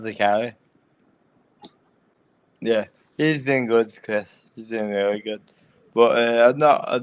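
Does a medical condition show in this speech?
Yes: cerebral palsy.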